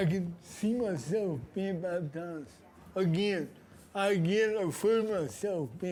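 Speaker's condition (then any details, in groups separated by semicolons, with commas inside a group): Cerebral palsy; present since birth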